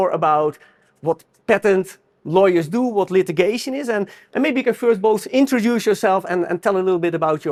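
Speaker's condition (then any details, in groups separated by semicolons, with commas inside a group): No condition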